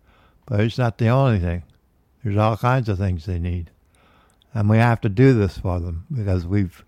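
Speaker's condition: Parkinson's disease; man aged 73

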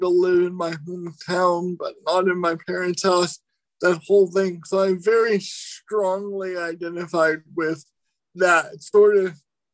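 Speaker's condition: Cerebral palsy

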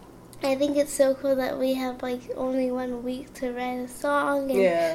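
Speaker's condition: Cerebral palsy; handwriting not very neat

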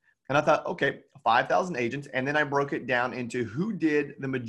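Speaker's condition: No condition

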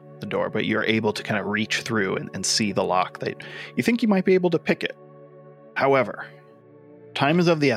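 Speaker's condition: No condition

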